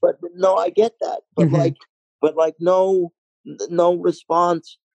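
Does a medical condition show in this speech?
Yes: cerebral palsy, mild; lungs collapsed three days after birth, lack of oxygen, bleeding in one brain area, incubator nine weeks, lifelong wheelchair.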